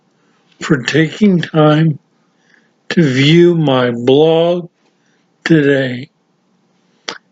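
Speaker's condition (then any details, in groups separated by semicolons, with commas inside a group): Severe traumatic brain injury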